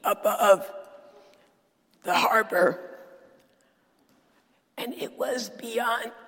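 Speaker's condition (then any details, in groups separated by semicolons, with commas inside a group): Dysphonia; dysphonia diagnosed about a decade ago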